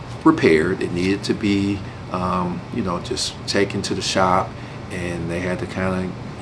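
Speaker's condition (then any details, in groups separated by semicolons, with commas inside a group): No condition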